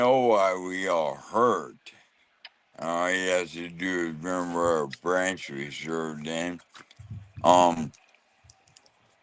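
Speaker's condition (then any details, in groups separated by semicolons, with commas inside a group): ALS; losing speech and swallowing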